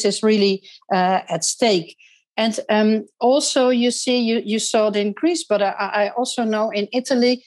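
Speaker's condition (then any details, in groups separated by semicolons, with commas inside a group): No condition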